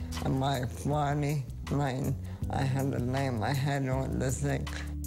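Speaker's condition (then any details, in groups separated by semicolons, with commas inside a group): ALS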